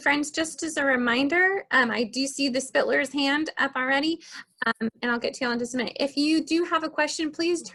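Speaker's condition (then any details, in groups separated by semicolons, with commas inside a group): No condition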